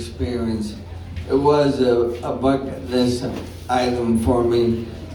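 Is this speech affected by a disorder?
Yes: ALS; some speech trouble.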